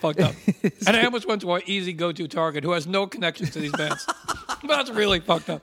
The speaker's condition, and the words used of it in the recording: No condition.